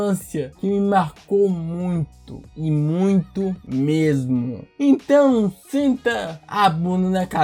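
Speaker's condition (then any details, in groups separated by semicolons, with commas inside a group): Cerebral palsy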